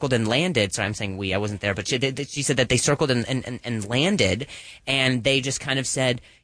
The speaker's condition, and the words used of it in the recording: Stuttering. He shrunk like 8 inches and he stutters.